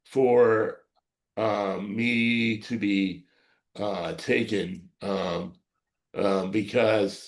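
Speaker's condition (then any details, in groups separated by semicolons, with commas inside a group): Cerebral palsy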